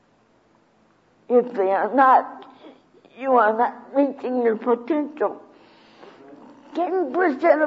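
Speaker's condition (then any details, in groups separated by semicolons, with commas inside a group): Cerebral palsy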